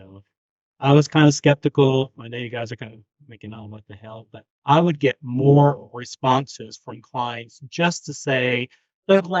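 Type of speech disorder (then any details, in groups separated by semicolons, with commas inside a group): None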